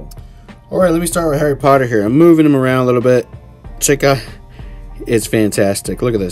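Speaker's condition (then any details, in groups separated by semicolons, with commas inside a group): No condition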